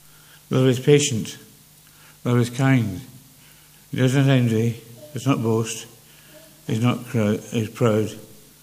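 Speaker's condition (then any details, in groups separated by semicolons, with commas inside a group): Parkinson's; less clear than before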